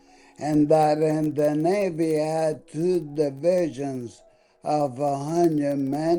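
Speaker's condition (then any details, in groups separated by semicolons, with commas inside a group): ALS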